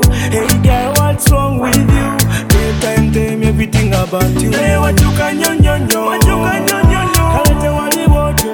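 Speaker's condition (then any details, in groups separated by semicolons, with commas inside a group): No condition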